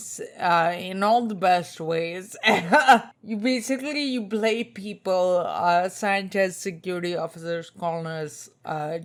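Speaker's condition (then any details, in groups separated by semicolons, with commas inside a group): Spinocerebellar ataxia type 2, SCA2; tongue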